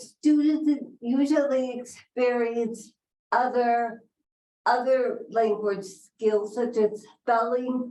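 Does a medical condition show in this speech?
Yes: cerebral palsy.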